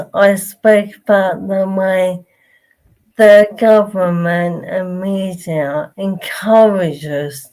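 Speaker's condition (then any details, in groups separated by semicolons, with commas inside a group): Motor neurone disease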